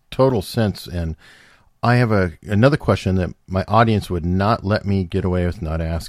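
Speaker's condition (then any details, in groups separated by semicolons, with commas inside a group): No condition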